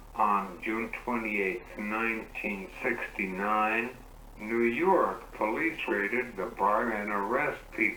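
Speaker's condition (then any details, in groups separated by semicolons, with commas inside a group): Cerebral palsy; uses wheelchair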